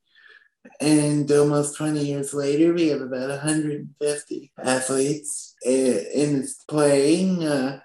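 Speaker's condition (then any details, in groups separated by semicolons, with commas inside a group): Spastic quadriplegic cerebral palsy; from birth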